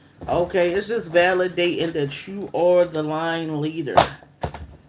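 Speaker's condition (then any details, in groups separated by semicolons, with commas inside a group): No condition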